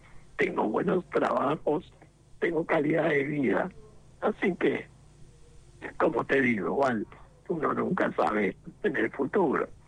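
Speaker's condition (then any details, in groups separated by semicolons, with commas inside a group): Laryngectomy, esophageal speech; total laryngectomy for cancer of larynx and vocal cords, four complicated operations, totally mute after surgery; esophageal voice, very hard to relearn, sounds fairly clear, no assistive device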